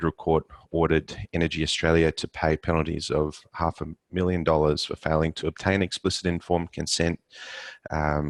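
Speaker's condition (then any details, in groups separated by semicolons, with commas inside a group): No condition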